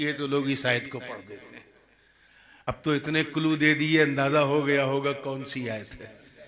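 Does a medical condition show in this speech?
No.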